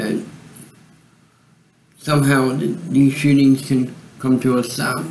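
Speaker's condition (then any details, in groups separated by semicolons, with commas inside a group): Cerebral palsy; voice sound affected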